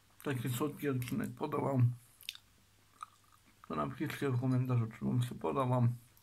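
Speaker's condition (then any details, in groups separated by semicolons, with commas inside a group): Cerebral palsy; uses wheelchair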